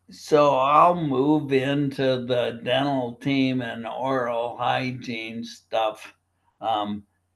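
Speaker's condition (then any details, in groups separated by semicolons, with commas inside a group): Primary lateral sclerosis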